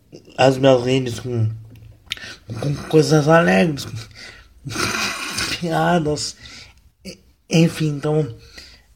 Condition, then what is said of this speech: Cerebral palsy. Além da minha parte motora, também afetou um pouquinho a minha voz.